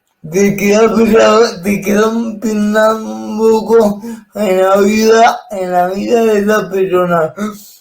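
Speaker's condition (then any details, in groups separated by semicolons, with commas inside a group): Cerebral palsy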